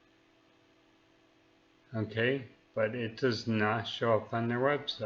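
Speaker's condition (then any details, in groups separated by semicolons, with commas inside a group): Neurological disease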